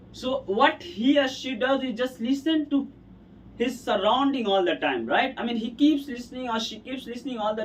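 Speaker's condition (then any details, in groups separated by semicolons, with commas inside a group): No condition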